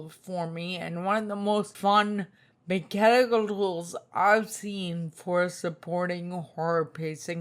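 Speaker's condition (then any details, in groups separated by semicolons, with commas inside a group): Spinocerebellar ataxia type 2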